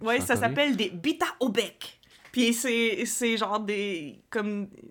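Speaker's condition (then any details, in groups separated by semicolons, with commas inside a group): No condition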